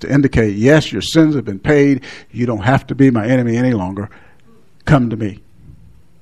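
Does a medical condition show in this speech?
No.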